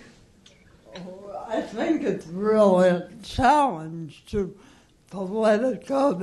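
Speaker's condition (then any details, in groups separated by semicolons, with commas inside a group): Cerebral palsy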